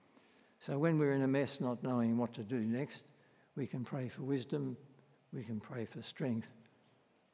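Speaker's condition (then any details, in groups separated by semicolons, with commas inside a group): Parkinson's disease; unpredictable effects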